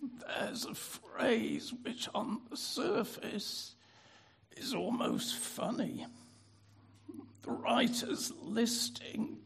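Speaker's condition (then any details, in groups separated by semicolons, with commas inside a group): Spasmodic dysphonia; spastic dysphonia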